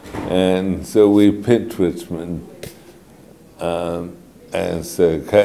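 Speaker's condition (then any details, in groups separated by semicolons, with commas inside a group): Mitochondrial disorder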